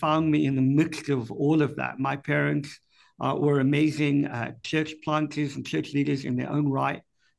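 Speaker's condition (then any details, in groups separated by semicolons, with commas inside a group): Cleft palate; speech impediment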